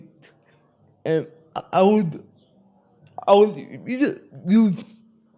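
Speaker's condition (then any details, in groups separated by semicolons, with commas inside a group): Spastic cerebral palsy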